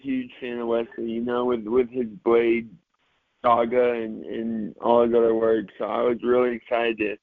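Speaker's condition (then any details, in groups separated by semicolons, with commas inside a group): Cerebral palsy, mild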